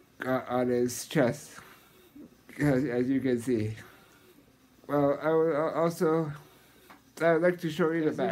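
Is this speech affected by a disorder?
Yes: muscular dystrophy, Duchenne.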